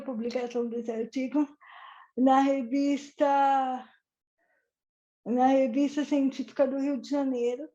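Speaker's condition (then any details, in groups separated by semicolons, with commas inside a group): Cerebral palsy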